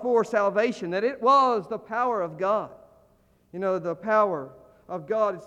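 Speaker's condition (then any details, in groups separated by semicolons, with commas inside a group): No condition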